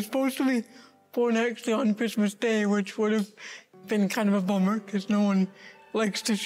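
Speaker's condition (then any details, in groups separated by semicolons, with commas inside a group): Cerebral palsy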